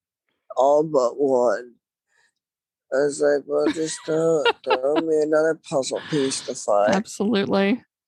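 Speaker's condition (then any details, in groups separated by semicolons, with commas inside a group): Traumatic brain injury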